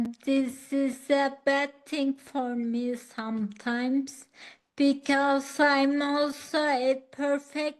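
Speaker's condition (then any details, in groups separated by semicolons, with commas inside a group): Acquired ataxia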